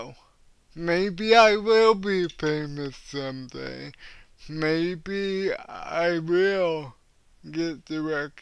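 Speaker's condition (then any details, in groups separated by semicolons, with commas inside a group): Cerebral palsy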